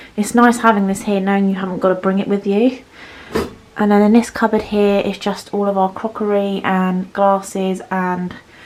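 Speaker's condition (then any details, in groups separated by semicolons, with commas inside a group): No condition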